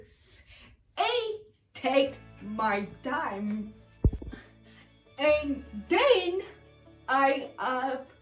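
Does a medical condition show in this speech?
Yes: speech apraxia; trouble producing sounds correctly despite knowing words.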